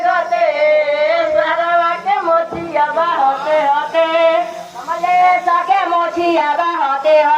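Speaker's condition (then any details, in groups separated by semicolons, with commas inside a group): No condition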